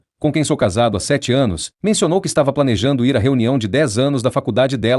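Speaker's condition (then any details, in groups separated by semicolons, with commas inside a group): No condition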